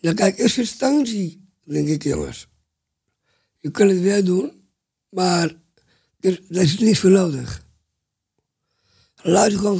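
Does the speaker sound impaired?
Yes: Down syndrome; speaks well by own and host's account, expresses himself clearly.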